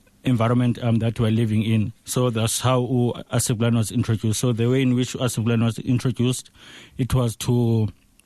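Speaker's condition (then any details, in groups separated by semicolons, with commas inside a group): No condition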